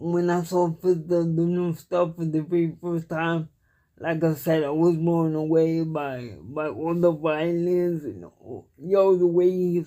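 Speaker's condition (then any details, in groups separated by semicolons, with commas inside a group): Cerebral palsy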